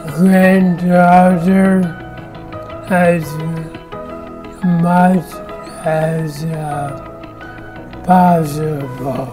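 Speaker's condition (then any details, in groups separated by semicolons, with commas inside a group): ALS; speech onset; losing clear speech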